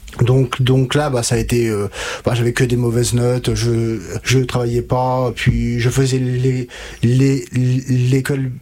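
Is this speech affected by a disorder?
Yes: stuttering; onset age 5 to 6, untreated, from about 20 several years therapy with Catherine Daubier, Nancy; age 33, about 28 years since onset, uses fluency techniques from stuttering therapy; blocks and repetitions now, from 5 to 20 could not say sentence without blocking, gestured fingers; here repeated words, prolonged sounds.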